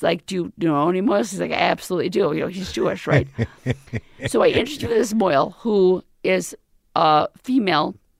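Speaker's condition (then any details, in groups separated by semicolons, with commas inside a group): Left vocal cord paralysis, left unilateral; current voice temporary after recent surgery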